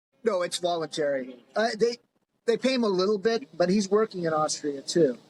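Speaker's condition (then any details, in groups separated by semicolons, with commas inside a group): No condition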